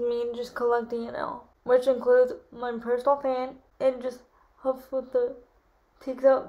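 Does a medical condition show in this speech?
Yes: cerebral palsy.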